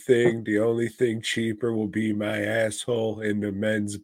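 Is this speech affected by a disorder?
No.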